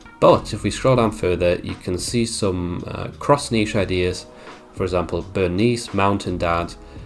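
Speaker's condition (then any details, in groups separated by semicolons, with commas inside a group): No condition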